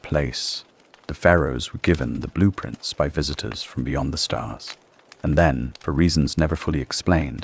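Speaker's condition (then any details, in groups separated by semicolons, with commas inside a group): No condition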